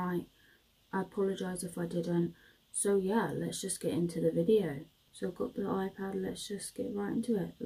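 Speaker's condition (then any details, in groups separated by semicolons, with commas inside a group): No condition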